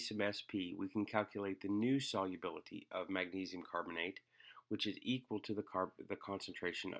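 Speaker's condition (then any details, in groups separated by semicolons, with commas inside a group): No condition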